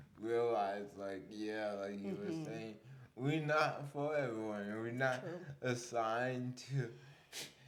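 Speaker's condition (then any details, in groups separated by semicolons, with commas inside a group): Cerebral palsy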